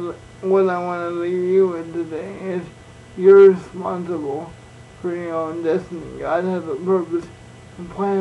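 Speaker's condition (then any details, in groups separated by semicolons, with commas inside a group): Cerebral palsy; all four limbs affected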